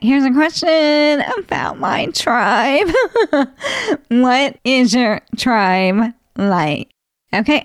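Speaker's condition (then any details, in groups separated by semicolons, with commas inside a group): ALS; voice changing and declining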